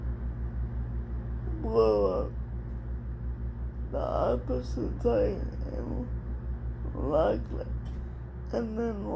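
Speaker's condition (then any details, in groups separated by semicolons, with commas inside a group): Cerebral palsy; dystonia in hands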